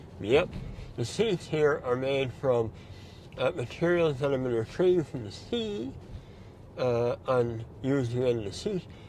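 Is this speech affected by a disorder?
Yes: mouth cancer surgery.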